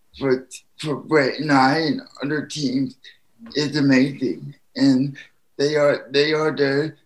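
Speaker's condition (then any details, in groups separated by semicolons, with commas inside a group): Spastic quadriplegic cerebral palsy; restroom and supplements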